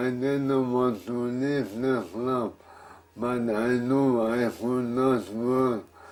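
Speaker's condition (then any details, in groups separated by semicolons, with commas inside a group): MND/ALS; progressive; since 2013; poor speech at onset, slow speech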